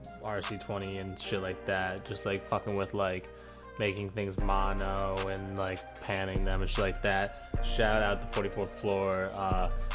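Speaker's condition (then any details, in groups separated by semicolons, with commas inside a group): No condition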